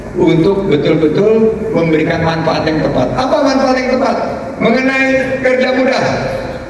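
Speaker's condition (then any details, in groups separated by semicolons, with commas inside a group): No condition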